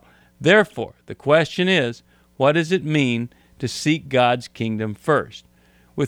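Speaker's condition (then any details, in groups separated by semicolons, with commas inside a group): No condition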